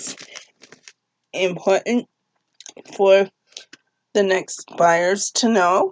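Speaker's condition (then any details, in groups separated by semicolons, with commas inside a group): Cerebral palsy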